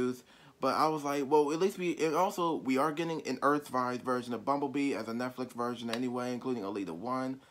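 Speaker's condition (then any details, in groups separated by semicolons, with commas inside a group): No condition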